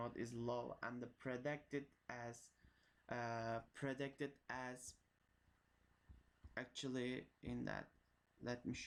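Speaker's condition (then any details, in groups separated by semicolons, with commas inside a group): No condition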